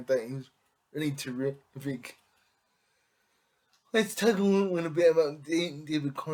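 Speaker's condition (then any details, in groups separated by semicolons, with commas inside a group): Cerebral palsy; able to speak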